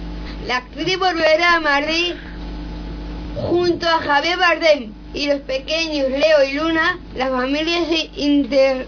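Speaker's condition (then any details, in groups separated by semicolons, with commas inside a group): Down syndrome; reads news item aloud on live radio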